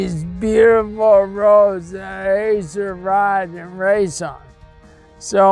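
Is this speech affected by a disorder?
Yes: primary lateral sclerosis; affects balance and movement; about 5 years since onset, trouble walking, recumbent trike.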